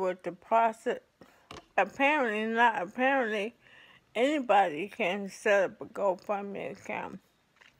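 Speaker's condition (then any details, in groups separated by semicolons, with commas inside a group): ALS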